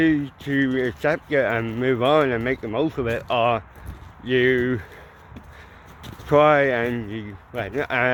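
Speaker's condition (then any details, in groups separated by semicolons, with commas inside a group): Cerebral palsy, ataxic, mild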